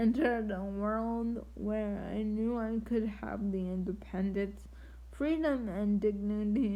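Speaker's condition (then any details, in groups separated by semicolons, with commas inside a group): Triplegic cerebral palsy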